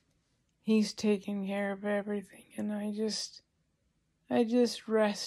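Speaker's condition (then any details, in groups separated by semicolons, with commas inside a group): ALS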